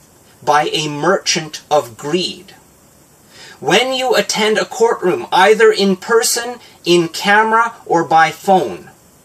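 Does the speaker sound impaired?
No.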